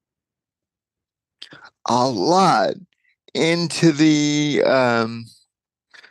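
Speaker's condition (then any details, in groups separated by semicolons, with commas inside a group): Cerebral palsy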